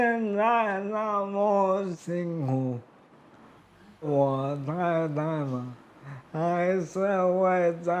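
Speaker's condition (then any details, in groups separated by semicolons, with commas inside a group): Amyotrophic lateral sclerosis; diagnosed 11 years ago, mobility issues; can still speak and eat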